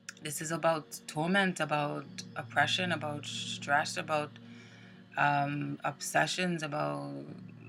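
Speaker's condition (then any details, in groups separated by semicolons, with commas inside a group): No condition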